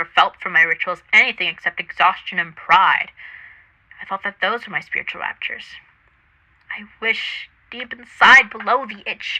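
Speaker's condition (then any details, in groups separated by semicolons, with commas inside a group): No condition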